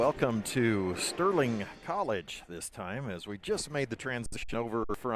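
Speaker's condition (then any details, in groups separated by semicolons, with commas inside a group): No condition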